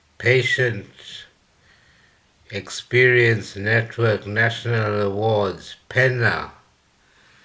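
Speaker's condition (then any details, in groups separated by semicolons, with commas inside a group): Slurred speech from poisoning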